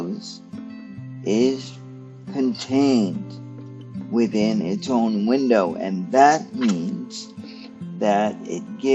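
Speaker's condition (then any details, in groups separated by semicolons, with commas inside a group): Cerebral palsy; stiff muscles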